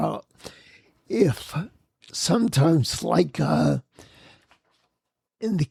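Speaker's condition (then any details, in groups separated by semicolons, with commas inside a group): Spinocerebellar ataxia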